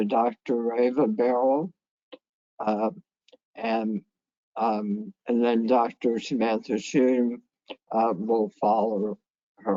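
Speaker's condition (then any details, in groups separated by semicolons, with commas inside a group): Head and neck cancer; left vagus nerve severed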